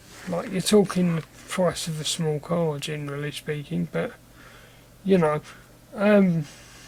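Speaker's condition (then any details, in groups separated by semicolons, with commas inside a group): Cerebral palsy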